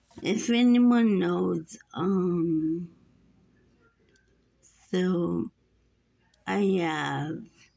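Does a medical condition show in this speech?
Yes: muscular dystrophy.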